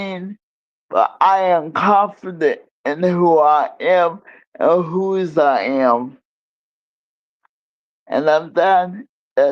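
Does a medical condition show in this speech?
Yes: cerebral palsy.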